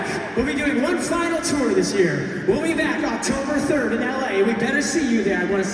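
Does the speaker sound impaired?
No.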